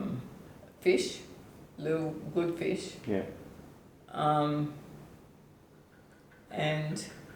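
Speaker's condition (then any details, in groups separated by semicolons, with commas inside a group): ALS/MND; onset foot drop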